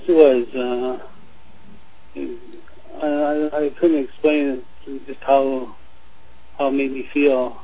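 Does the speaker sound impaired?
Yes: Parkinson's disease; diagnosed 15 years ago, slight right hand tremor progressing to stage 3 right, stage 2 left; after neural feedback therapy with Dr. Jacqueline Gisborne at Colorado clinic.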